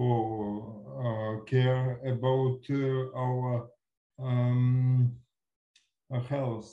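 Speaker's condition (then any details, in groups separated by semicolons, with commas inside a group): Cerebral palsy; from birth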